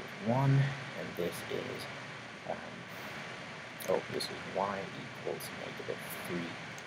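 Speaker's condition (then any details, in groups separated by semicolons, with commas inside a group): No condition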